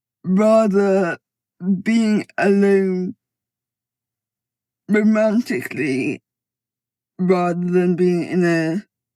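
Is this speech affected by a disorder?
Yes: cerebral palsy.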